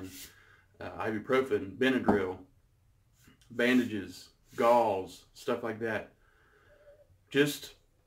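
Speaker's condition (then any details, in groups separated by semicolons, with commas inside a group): No condition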